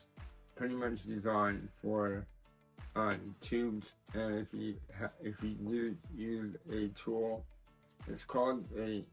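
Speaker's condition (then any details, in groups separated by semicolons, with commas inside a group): Cerebral palsy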